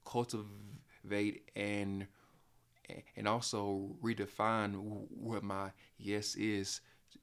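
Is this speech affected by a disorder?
Yes: stuttering; only stutterer on either mother's or father's side of family; still stutters; stutters when talking, speech problem audible, cannot be hidden when speaking; here prolonged sounds.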